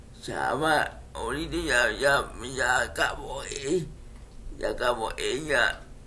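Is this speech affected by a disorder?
Yes: cerebral palsy; uses wheelchair.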